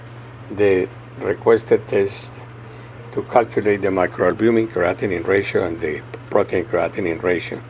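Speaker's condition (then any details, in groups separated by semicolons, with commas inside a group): No condition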